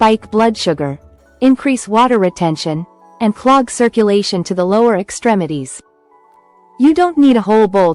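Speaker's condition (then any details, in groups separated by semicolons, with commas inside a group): No condition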